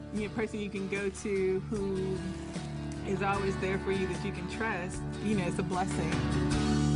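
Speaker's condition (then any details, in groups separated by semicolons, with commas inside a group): No condition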